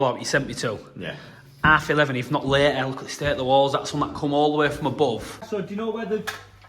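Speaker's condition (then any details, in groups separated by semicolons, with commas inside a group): No condition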